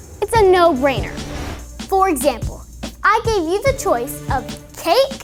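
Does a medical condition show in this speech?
No.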